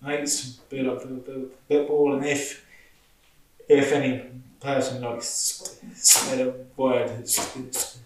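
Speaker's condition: Stutter; stammer present since school years; difficulty saying things at work raising safety concerns, speech reportedly different when drunk; repeated sounds, repeated words, prolonged sounds, blocks

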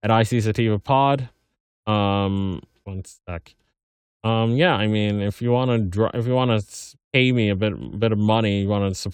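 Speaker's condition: No condition

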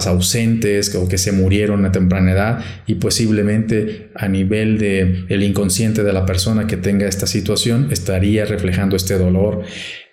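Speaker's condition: No condition

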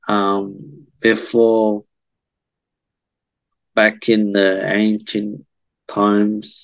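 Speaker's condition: Cerebral palsy

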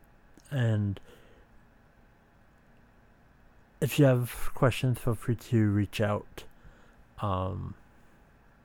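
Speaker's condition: Speech impediment

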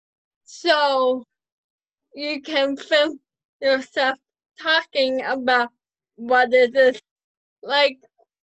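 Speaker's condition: Cerebral palsy, spastic quadriplegic, mild

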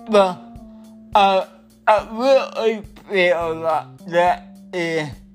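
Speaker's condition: Cerebral palsy

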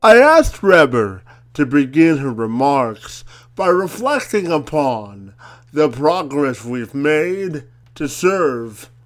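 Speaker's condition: Cerebral palsy; spastic quadriplegia cerebral palsy, from birth, individual education plan in school

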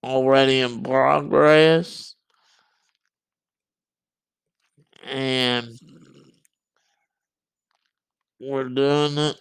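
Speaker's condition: Cerebral palsy and muscular dystrophy; onset at three months old after an illness, born typical, present since childhood

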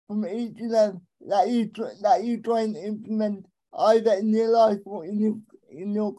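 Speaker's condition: Cerebral palsy; stutters a lot

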